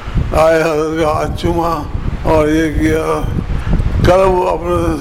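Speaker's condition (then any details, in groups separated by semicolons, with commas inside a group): Difficulty speaking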